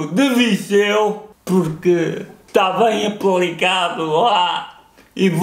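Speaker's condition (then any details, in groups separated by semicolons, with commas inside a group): Cerebral palsy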